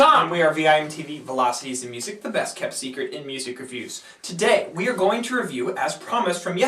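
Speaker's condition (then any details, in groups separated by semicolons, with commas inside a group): No condition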